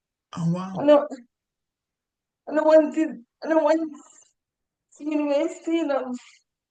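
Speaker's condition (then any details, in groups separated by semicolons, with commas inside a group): Cerebral palsy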